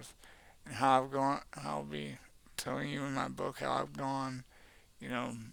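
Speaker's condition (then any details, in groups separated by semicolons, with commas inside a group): Cerebral palsy; has had speech therapy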